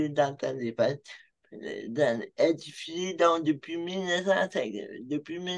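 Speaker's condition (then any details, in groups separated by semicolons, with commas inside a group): Cerebral palsy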